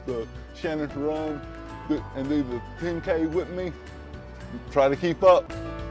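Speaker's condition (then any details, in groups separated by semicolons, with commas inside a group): Cerebral palsy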